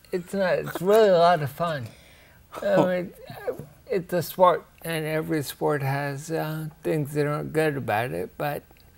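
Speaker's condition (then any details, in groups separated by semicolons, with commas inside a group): Ataxia; rare, progressive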